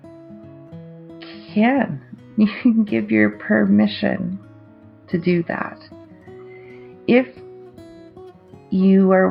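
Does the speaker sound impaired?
Yes: aphasia after stroke; in recovery, in speech therapy, aphasia improving; aphasia getting a lot better, choir singing lost with aphasia.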